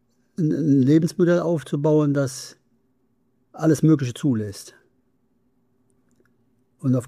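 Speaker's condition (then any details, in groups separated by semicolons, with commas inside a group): Parkinson's disease; glasses slipped from hand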